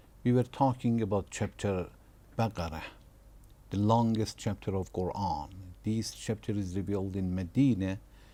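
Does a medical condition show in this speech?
No.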